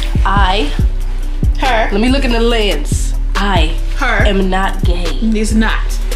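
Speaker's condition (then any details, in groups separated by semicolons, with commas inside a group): No condition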